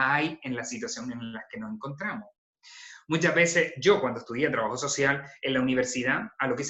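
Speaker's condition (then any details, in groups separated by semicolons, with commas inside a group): No condition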